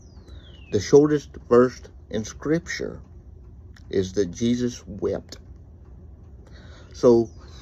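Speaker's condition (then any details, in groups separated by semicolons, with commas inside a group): Cerebral palsy; uses wheelchair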